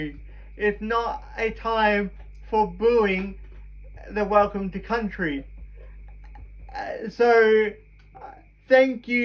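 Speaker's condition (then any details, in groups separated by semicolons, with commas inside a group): Cerebral palsy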